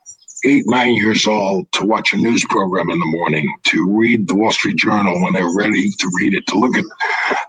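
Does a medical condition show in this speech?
Yes: throat cancer, vocal cords removed; cancer free 13 years, partial voice box created by Steve Zeitels in Boston.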